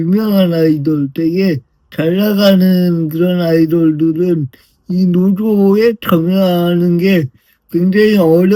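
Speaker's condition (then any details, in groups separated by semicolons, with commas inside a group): Brain lesion disability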